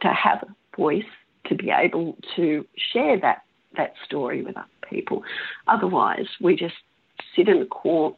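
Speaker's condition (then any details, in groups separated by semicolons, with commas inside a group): Spasmodic dysphonia; onset about 16 years ago, saw ear nose and throat specialist, diagnosed after over 12 months; about 16 years since onset, persistent with treatment, uses strategies to short-circuit spasms; words disappear like bad phone reception, bits of words lost, holds voice box, cough or hiccup resets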